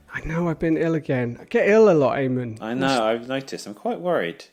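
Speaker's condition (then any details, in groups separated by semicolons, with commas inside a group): No condition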